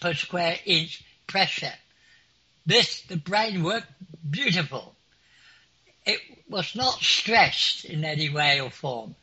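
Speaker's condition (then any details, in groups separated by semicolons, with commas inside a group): Clinically deaf; clinically deaf since school age, could not follow unfamiliar Suffolk slang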